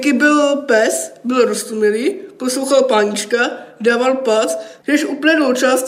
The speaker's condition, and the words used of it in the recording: Down syndrome. Na nějakou logopedii jsme samozřejmě chodili, ale asi je to nějaký dar, který byl dán.